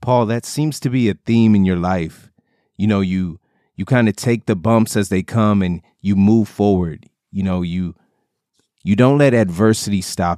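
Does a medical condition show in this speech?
No.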